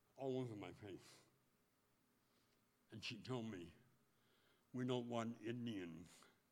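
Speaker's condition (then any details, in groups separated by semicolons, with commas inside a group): Speech impediment; 6 years of therapy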